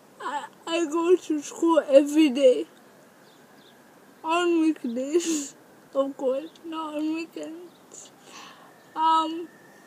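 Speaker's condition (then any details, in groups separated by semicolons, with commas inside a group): Cerebral palsy; birth oxygen deprivation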